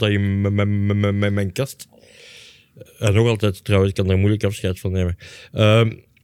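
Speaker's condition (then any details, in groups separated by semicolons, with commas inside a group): Stuttering; stutter since youth, returned after electric shock from stripping live cable, resuscitated, large part of tongue missing; publicly known, occasionally a hindrance, tongue loss causing few complaints, reading aloud stopped at entrance exam; repeated sounds, prolonged sounds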